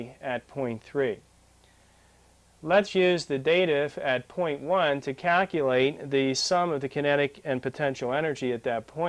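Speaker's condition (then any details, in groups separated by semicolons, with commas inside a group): No condition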